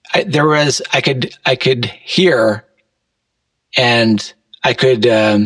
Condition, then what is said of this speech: Aphasia. Because I can't speak well sometimes, and